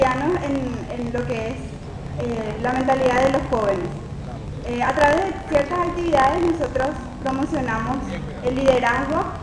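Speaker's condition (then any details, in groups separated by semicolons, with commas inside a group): No condition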